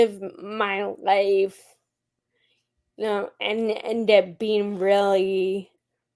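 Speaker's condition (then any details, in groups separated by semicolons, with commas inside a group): Friedreich's ataxia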